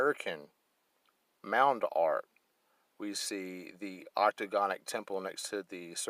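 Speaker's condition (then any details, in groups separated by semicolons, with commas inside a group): No condition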